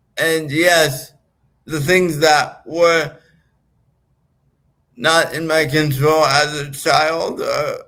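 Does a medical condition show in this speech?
Yes: right-sided physical disability.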